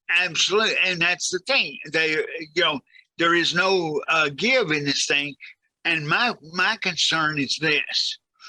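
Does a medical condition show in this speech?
Yes: cerebral palsy.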